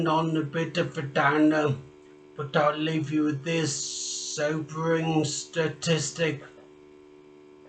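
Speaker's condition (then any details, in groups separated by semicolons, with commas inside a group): Traumatic brain injury; speech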